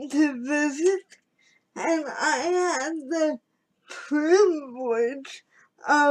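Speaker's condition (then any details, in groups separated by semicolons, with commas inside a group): Cerebral palsy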